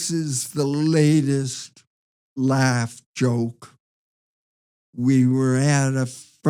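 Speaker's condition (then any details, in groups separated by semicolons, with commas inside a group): Parkinson's disease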